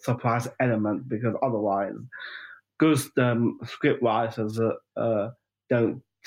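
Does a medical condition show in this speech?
Yes: Down syndrome; 45 years old.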